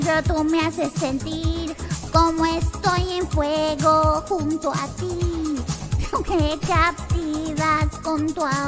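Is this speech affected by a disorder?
No.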